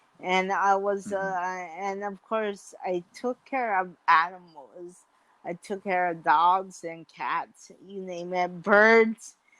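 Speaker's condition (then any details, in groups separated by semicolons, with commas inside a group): Mild cerebral palsy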